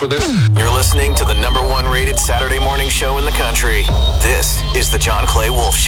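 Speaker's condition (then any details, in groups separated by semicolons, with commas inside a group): No condition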